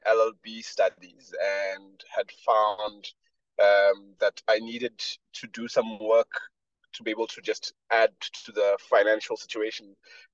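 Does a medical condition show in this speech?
Yes: stammer; stammer since at least high school, used debating and public speaking to build speaking confidence; stammers a lot, self-described speech impediment; here prolonged sounds.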